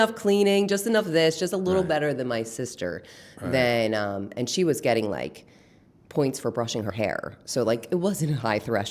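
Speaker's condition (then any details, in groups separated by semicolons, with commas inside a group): No condition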